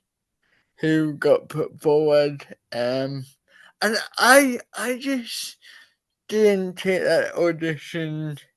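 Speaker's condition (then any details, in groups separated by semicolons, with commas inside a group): Cerebral palsy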